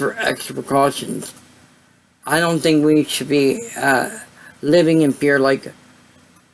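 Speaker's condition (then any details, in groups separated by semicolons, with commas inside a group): Cerebral palsy; voice sound affected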